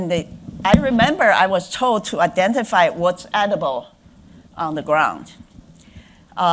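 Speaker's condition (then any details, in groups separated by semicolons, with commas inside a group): No condition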